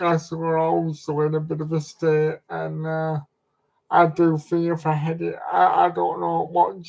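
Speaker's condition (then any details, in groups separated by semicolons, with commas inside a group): Cerebral palsy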